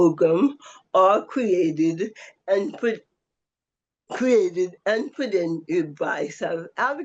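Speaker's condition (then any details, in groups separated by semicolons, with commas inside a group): Cerebral palsy; affects voice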